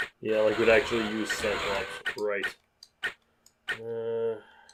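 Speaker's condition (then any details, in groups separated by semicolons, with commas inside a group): No condition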